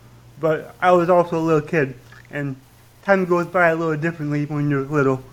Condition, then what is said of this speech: Stuttering. So that is my way to not stutter in the next